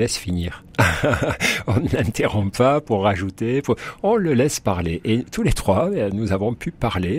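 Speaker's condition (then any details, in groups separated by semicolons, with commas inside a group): No condition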